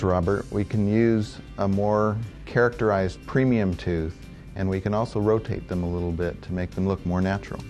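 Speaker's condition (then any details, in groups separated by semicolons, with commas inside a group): No condition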